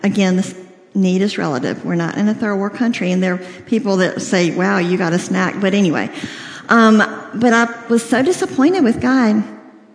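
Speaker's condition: Cleft lip and palate, severe

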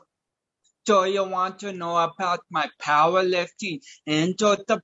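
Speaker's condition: Cerebral palsy; speech affected

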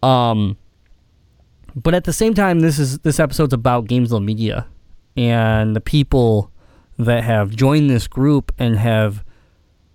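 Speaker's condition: Cleft palate; grew up in hospitals

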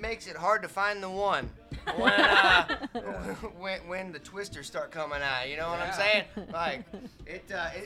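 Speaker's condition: No condition

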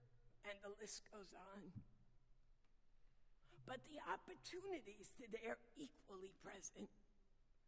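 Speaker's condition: Vocal dysphonia; not painful

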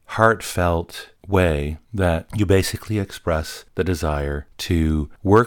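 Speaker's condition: No condition

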